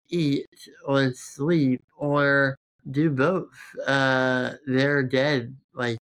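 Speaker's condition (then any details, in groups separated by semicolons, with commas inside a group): Congenital muscular dystrophy; present since birth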